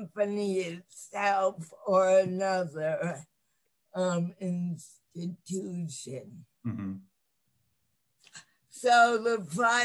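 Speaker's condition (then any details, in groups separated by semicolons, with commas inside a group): Cerebral palsy; lifelong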